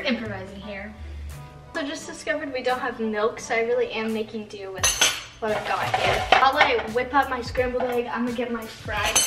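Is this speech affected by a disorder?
No.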